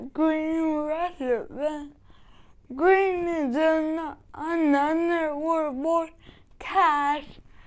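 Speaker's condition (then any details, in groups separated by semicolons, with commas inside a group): Cerebral palsy; caused by lack of oxygen at birth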